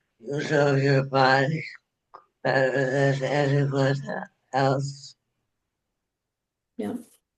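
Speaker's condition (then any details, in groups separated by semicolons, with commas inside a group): ALS; diagnosed after 10 months of tests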